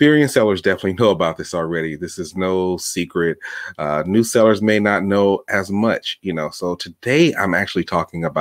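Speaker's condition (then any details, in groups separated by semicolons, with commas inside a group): No condition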